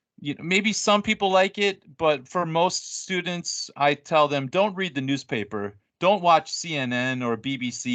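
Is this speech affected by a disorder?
No.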